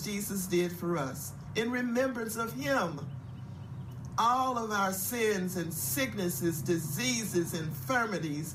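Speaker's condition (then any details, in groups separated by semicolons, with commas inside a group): No condition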